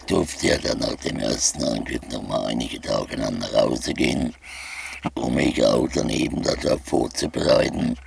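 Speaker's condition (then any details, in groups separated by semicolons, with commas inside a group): Total laryngectomy, voice prosthesis (shunt valve) speech; speaks via shunt valve, standard cannula failed to seal stoma, rehab speech therapy, swallowing fairly good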